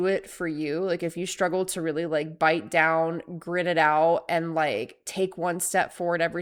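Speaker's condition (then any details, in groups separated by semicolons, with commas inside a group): No condition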